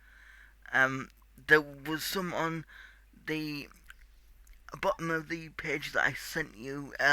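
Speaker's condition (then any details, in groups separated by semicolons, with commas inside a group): Cerebral palsy; tight muscles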